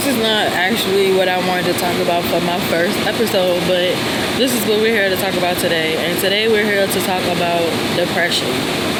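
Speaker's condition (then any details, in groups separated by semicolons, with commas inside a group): No condition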